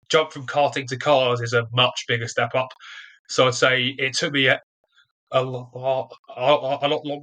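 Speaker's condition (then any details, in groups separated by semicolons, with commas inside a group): Stutter; developmental, onset early childhood, lifelong, more severe during trial, barely able to speak first six months in prison; stutters during interview, ignores disfluencies and keeps talking, media presence trained as main focus; repeated sounds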